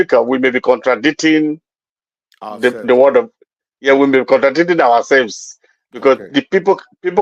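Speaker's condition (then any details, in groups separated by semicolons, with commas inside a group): No condition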